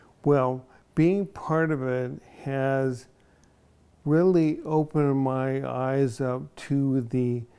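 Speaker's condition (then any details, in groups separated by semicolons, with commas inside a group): ALS; onset in one foot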